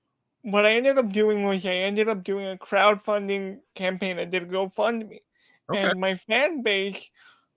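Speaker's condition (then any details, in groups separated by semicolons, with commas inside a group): Cerebral palsy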